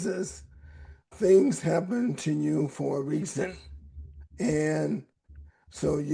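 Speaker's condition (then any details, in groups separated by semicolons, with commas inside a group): ALS; voice raspy at times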